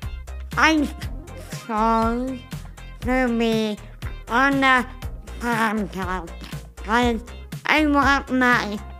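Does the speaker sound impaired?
Yes: unnamed condition affecting speech.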